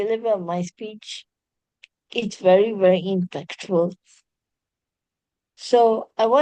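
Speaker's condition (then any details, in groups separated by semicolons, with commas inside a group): Cerebral palsy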